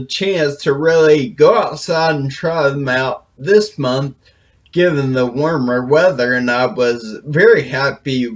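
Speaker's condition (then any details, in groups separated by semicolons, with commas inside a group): Brain injury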